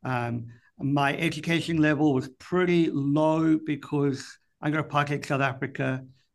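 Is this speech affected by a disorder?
Yes: cleft palate; speech impediment.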